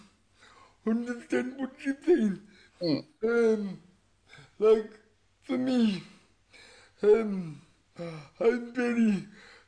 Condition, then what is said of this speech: Cerebral palsy. Because you don't normally see, like, you don't normally hear a voice like mine on a